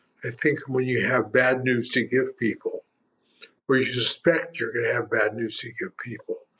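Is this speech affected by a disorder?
Yes: primary lateral sclerosis; tongue, voice, left arm spasticity.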